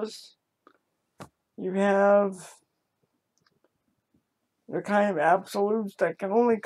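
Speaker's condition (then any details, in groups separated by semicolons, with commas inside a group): Cerebral palsy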